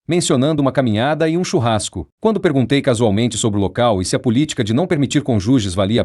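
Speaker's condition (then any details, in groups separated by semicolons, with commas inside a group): No condition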